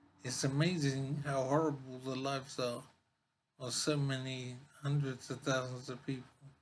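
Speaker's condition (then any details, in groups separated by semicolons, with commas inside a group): Brain injury; severe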